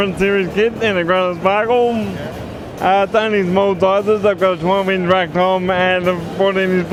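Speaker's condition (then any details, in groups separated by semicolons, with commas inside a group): Cerebral palsy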